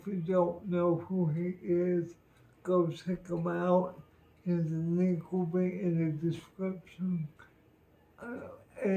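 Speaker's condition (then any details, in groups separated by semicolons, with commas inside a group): Cerebral palsy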